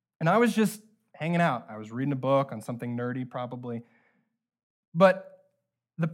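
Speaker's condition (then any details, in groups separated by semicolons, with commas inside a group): No condition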